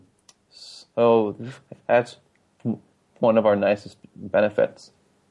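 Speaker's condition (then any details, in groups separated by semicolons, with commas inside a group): Stuttering; formerly on receiving end of stuttering support groups, NSA local chapters; talks more freely about and advertises stuttering, less ashamed since joining Stutter Social hangouts; prolonged sounds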